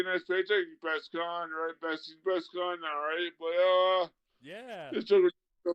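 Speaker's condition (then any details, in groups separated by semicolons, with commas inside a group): Traumatic brain injury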